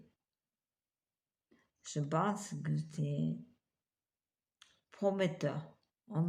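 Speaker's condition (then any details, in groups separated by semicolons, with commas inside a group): Multiple sclerosis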